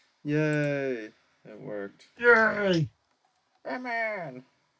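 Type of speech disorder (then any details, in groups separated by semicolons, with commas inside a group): None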